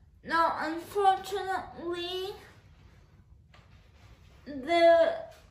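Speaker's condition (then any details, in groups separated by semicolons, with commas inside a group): Cerebral palsy; affects all four limbs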